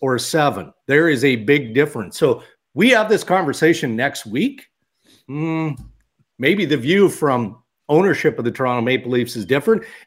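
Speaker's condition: No condition

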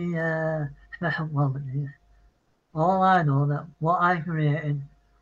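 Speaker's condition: Parkinson's; apologizes mid-sentence, citing Parkinson's

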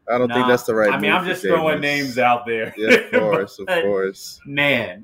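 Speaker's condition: No condition

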